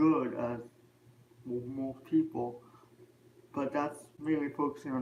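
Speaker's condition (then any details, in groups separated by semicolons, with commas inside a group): Spastic quadriplegic cerebral palsy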